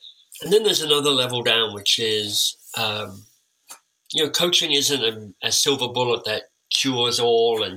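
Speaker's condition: Cleft lip and palate; orthodontic treatment

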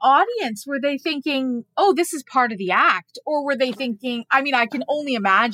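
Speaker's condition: No condition

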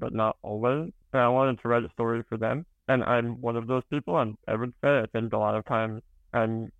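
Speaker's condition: Spinal muscular atrophy

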